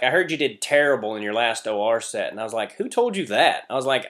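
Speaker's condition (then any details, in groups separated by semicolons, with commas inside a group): No condition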